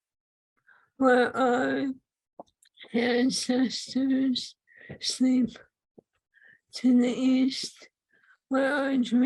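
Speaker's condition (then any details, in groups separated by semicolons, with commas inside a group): ALS; feeding device implanted after losing ability to eat; voice changed, singing helps speech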